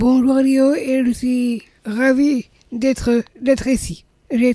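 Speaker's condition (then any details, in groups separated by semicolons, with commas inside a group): Down syndrome; congenital, heart malformation, heart surgery at age one after staphylococcus aureus, later reoperated; swallowing problems, slowness, childhood speech therapy to tone tongue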